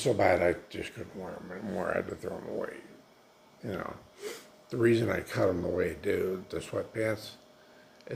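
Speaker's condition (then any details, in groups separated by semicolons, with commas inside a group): Multiple sclerosis; affects legs; nursing home, medications causing dry mouth; dry mouth, dry food hard to swallow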